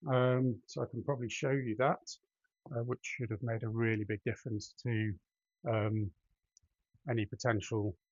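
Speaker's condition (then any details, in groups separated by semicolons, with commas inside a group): No condition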